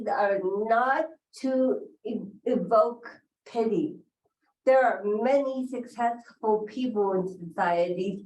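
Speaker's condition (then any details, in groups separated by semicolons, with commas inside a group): Cerebral palsy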